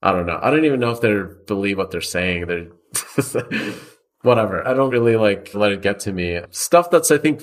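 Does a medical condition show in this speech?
No.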